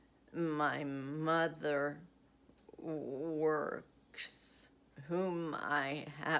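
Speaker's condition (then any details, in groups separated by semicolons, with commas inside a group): Essential tremor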